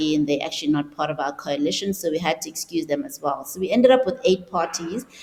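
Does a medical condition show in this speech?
No.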